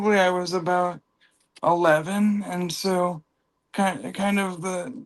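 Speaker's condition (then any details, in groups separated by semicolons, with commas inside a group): Cerebral palsy; from birth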